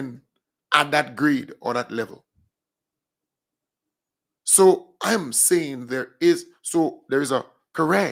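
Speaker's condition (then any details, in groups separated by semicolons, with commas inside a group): No condition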